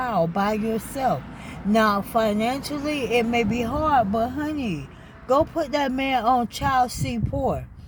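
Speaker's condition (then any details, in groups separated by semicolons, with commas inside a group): ALS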